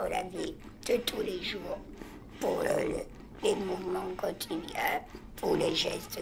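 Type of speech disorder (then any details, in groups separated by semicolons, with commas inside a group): Oesophageal speech; total laryngectomy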